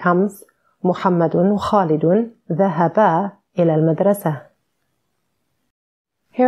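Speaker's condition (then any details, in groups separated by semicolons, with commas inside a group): No condition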